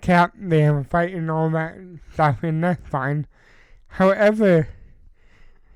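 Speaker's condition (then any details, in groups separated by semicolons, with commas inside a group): Cerebral palsy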